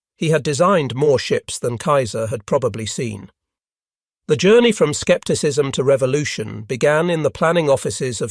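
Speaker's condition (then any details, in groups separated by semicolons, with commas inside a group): No condition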